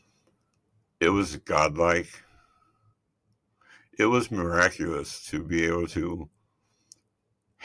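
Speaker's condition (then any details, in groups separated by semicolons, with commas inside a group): Multiple system atrophy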